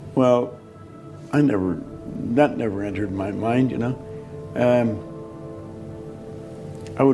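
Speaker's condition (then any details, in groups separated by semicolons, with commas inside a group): No condition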